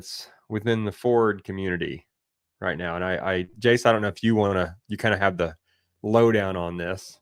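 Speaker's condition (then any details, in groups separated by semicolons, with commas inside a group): No condition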